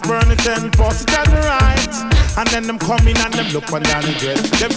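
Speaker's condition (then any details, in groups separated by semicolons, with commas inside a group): No condition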